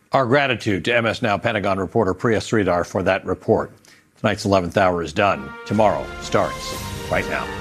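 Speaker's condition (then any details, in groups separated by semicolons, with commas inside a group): No condition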